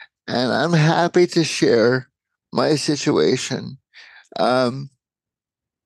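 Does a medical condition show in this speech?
Yes: cerebral palsy.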